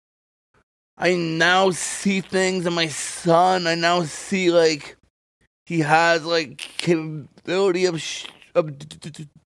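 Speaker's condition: Stuttering; studies Anthony Jeselnik repeating phrases twice for emphasis; prolonged sounds

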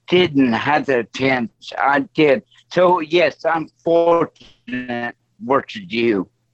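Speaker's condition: Stroke; voice affected

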